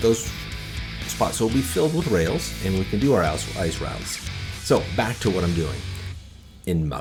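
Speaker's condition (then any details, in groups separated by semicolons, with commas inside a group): No condition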